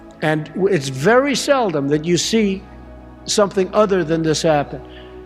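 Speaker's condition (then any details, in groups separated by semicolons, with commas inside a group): No condition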